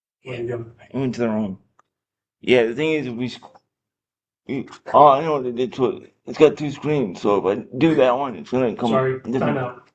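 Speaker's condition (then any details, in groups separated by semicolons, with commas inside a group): Cerebral palsy, severe; wheelchair user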